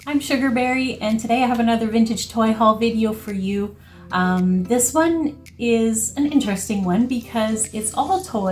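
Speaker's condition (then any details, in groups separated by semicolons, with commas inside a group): No condition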